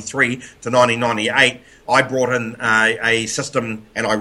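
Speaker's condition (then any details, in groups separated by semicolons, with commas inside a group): No condition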